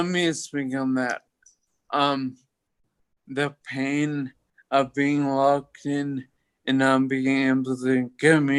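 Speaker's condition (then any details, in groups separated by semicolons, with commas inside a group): Toxic leukoencephalopathy, locked-in syndrome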